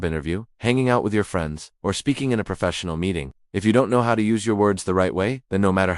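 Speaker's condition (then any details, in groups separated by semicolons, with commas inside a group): No condition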